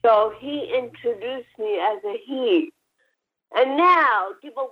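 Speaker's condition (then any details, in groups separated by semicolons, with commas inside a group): Cerebral palsy; hearing impaired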